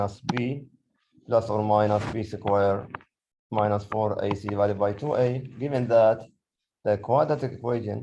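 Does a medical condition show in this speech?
No.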